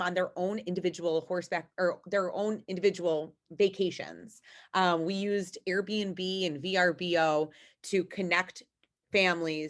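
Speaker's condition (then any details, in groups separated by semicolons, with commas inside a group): No condition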